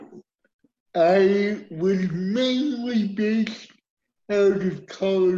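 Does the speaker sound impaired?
Yes: cerebral palsy; uses wheelchair.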